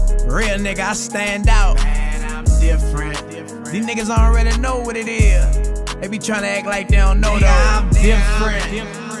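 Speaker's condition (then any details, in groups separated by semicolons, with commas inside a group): No condition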